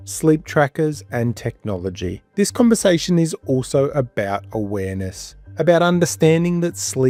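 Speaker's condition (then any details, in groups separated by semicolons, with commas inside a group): No condition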